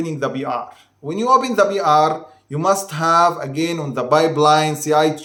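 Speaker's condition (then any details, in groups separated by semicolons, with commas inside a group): No condition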